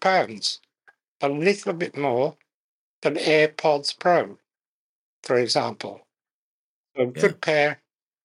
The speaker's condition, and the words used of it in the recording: Muscular dystrophy. So I can control devices with my voice.